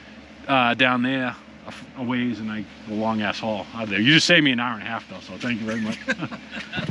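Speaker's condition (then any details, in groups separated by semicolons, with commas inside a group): No condition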